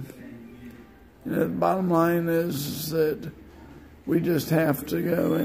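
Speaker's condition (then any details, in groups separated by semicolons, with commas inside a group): Multiple sclerosis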